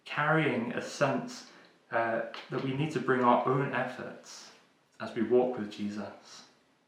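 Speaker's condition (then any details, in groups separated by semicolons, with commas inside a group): No condition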